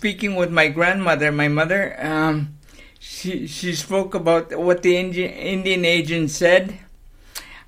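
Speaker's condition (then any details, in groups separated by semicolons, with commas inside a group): Cerebral palsy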